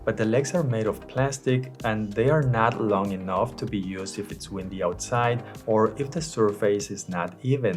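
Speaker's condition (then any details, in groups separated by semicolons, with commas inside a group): No condition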